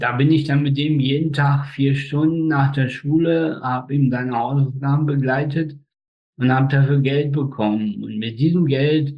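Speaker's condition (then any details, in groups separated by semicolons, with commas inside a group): Spastic tetraparesis; birth accident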